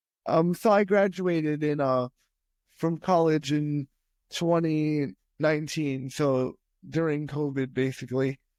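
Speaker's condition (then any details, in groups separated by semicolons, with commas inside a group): Spastic quadriplegic cerebral palsy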